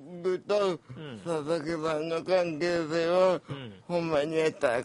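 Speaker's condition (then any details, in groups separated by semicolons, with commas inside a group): Cerebral palsy; congenital physical disability, wheelchair user, home nursing visits twice weekly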